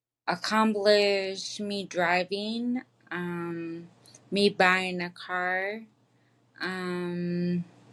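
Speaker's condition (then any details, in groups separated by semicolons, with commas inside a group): Traumatic brain injury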